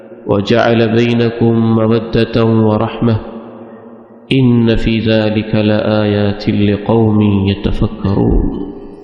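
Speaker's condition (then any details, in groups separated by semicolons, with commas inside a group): No condition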